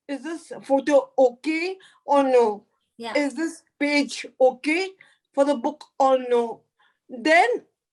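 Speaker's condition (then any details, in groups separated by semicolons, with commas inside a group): Cerebral palsy; could not talk in early childhood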